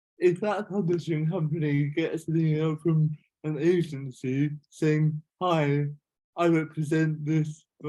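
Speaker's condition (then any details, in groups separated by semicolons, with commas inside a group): Cerebral palsy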